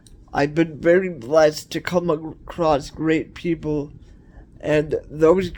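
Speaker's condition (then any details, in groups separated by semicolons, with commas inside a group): Cerebral palsy; cerebral palsy, wheelchair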